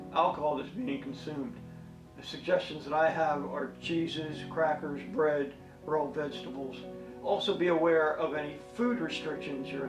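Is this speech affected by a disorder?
No.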